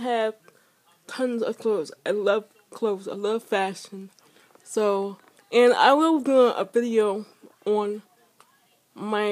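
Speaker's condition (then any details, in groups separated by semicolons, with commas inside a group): Speech impairment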